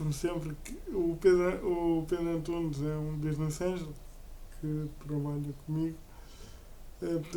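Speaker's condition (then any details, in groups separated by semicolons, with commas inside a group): Cerebral palsy; uses a wheelchair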